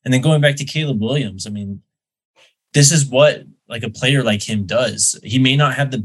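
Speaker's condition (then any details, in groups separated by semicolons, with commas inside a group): No condition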